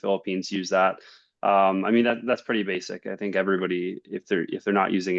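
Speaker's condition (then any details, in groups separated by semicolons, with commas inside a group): No condition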